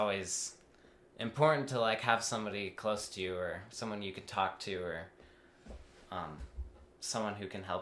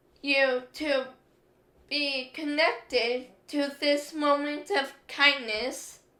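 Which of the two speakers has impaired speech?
The second: cerebral palsy; affects muscles.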